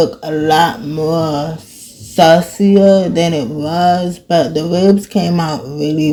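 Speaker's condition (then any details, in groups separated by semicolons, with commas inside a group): Cerebral palsy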